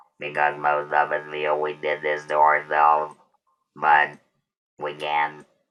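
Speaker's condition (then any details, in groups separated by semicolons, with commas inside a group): Total laryngectomy; no voice after surgery, regained voice, limited loudness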